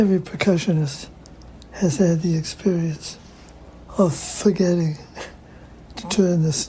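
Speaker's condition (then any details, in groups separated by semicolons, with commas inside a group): Parkinson's disease; lost voice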